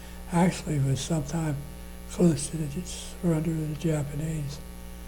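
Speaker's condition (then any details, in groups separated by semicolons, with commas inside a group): Parkinson's disease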